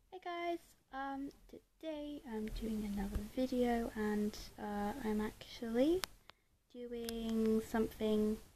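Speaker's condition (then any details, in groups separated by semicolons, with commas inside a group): No condition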